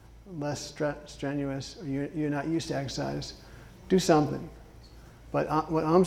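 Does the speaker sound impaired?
Yes: Parkinson's disease; diagnosed about 14 years before recording; some speech issues, ice water harms vocal cords, drinks warm water, speech therapy judged unnecessary.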